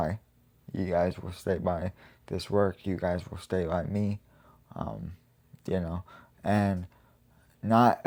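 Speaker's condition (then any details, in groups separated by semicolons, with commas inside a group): Cerebral palsy; quadriplegic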